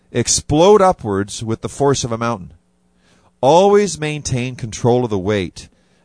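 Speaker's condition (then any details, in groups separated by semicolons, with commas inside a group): No condition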